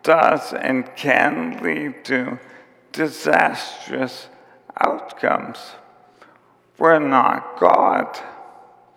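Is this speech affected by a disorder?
Yes: ALS; onset with tiredness and clumsiness.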